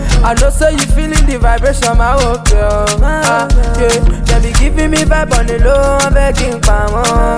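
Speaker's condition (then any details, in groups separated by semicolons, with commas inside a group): No condition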